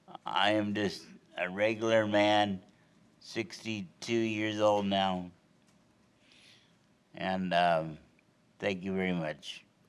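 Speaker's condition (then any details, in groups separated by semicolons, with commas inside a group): Cerebral palsy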